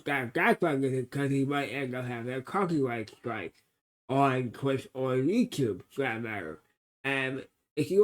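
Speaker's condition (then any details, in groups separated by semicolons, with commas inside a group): Cerebral palsy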